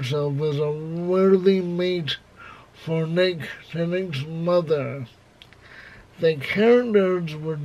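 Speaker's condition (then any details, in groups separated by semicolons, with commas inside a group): Cerebral palsy, spastic, severe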